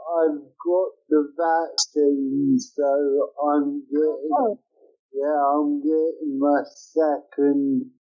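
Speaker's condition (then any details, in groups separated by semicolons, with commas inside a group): Cerebral palsy; from birth, caused by lack of oxygen to the brain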